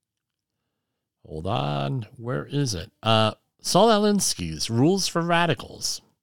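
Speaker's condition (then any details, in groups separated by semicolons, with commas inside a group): Cleft lip and palate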